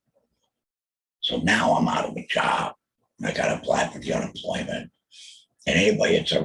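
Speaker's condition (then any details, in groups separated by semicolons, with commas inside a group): Total laryngectomy; hoarse weak voice before surgery, hard breathing, natural voice lost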